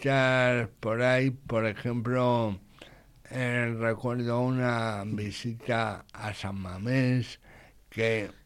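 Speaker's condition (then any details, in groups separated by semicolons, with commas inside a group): Condition akin to cerebral palsy, acquired after age three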